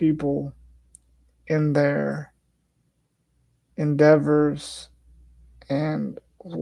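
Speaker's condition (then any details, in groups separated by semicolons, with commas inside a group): Cerebral palsy; has had speech therapy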